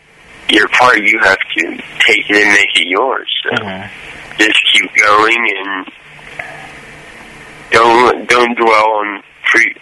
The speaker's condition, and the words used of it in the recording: Cerebral palsy. Since I don't really use crutches and my character has more of a stutter, they really wanted someone that really had a severe case of